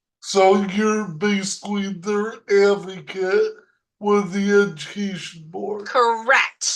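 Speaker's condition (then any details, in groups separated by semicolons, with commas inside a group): Cerebral palsy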